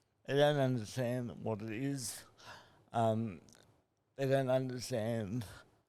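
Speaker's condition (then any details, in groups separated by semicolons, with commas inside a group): Cerebral palsy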